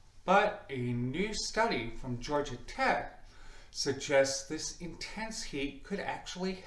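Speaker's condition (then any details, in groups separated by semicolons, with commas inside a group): No condition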